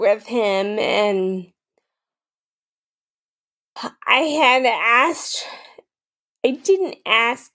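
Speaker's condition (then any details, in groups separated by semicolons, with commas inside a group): Friedreich's ataxia, mild; mild speech issues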